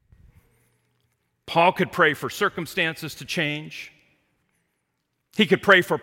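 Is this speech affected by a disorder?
No.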